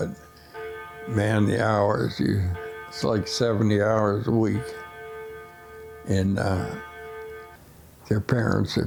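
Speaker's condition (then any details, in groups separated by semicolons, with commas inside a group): Essential tremor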